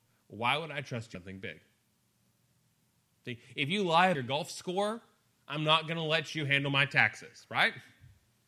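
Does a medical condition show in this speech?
No.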